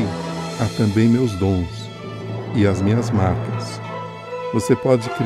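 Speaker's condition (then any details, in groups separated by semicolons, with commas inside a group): No condition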